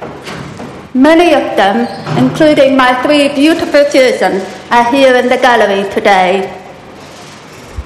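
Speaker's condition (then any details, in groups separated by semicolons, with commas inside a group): Profound deafness; profound deafness since early childhood, found at 2.5 years by kindergarten teachers, large hearing aids in body harness; New Zealand Sign Language interpreters in gallery during speech; without speech at 2.5 years, mother taught basic speech before school, Mary Hare School for deaf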